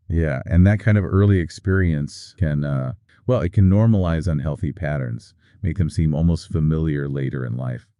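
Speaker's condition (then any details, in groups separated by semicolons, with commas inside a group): No condition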